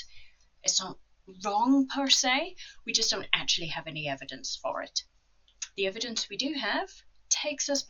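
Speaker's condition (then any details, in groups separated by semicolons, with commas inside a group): No condition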